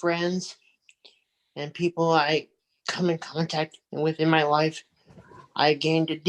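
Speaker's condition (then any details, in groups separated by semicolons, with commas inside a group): Cerebral palsy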